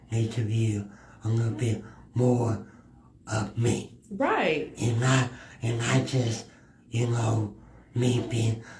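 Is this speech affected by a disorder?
Yes: cerebral palsy.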